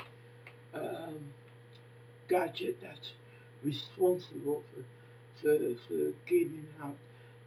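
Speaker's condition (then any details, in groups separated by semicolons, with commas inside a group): Facial palsy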